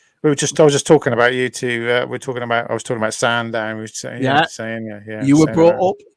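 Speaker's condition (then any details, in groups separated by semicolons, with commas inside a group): No condition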